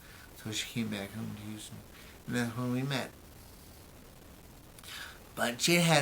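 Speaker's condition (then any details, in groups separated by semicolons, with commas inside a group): Brain injury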